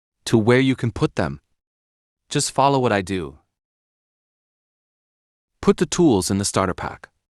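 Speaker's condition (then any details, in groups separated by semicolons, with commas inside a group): No condition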